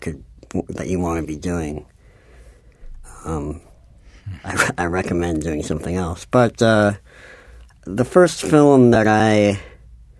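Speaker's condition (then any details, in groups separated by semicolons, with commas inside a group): Cleft palate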